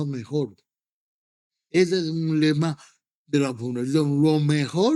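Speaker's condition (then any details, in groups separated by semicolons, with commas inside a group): Cerebral palsy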